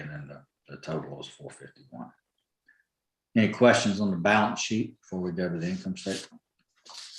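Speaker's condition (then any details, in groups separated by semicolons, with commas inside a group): No condition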